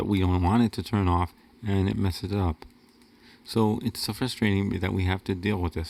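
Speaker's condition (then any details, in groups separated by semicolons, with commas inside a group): Cerebral palsy; wheelchair user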